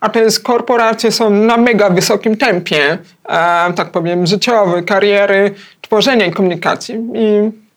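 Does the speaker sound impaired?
Yes: hard of hearing, cochlear implant.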